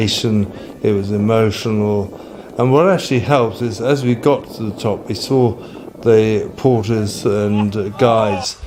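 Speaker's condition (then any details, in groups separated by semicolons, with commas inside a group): Motor neurone disease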